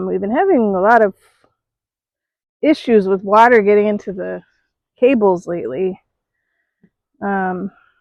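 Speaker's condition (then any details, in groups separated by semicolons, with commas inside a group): No condition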